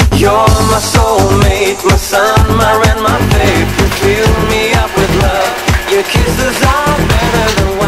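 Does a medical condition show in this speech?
No.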